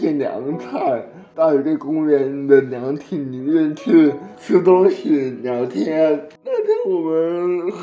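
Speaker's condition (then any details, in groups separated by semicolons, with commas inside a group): Cerebral palsy; walks, has played basketball, earns a living with keyboard and mouse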